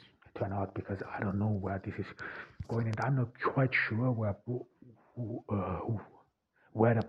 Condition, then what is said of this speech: Stuttering. I am stuttering, so I try to speak fluently, but however, sometimes it may appear as if the connections would be bad or that the recording would be of low quality.